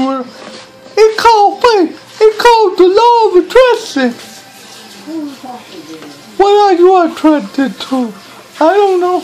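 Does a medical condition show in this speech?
Yes: cerebral palsy; speech hard to understand.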